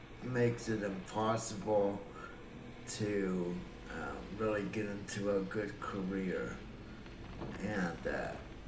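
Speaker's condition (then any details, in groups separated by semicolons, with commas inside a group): Cerebral palsy; affects muscle coordination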